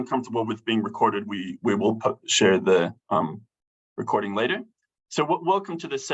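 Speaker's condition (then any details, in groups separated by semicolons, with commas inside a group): No condition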